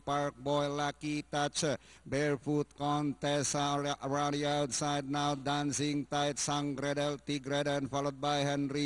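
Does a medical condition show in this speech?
No.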